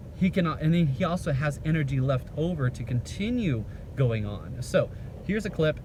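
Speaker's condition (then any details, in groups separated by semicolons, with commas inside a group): No condition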